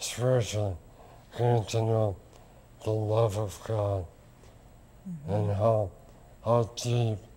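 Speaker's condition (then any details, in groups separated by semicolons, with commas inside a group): Lou Gehrig's disease; onset index finger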